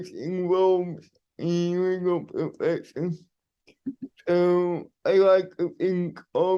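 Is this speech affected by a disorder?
Yes: cerebral palsy; wheelchair user.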